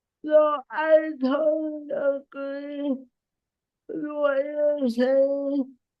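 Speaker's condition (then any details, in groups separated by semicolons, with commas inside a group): Cerebral palsy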